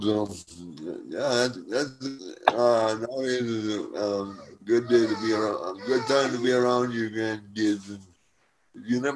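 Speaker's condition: Cerebral palsy; cannot climb stairs

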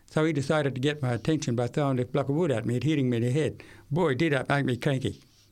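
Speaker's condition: Severe to profound hearing loss, acquired, from meningitis at age 8; left ear severe to profound

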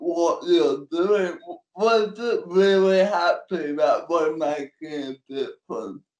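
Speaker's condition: Cerebral palsy; physical disability only

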